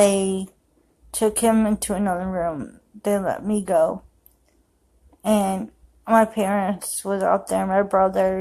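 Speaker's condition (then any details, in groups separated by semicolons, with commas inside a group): Cerebral palsy; affects walking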